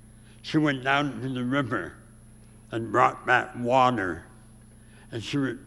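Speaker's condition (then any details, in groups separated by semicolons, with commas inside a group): Severe speech impediment; about age 84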